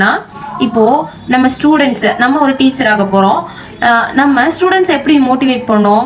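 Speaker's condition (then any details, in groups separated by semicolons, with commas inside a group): No condition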